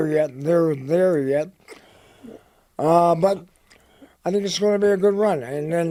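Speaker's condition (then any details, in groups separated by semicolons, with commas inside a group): Head and neck cancer; dry throat, dry mouth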